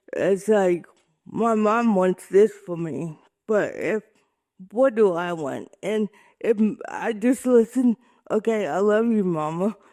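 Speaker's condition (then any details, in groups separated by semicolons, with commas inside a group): Cerebral palsy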